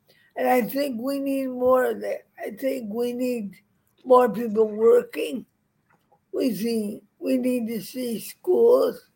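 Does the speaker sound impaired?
Yes: cerebral palsy; described as drooly and funny, once judged too poor for teaching, mistaken for drunk.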